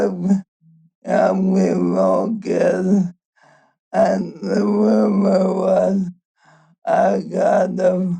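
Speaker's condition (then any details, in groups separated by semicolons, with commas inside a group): ALS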